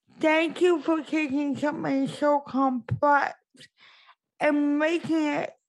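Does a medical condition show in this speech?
Yes: cerebral palsy; wheelchair user, impaired speech since childhood.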